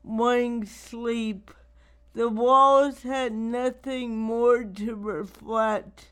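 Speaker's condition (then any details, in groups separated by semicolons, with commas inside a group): Cerebral palsy; not degenerative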